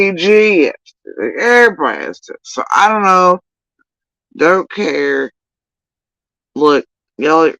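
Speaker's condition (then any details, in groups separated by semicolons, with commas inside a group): Facial paralysis after surgery; tongue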